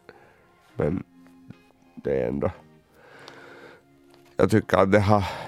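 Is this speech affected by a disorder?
Yes: cerebral palsy; congenital, born two months premature at 1.69 kg, electric wheelchair user.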